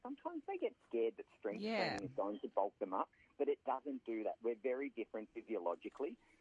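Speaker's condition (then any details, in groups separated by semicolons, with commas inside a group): No condition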